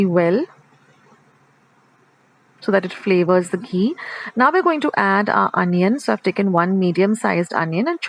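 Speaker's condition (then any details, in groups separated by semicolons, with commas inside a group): No condition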